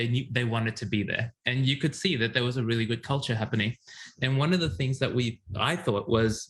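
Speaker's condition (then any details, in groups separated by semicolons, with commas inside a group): No condition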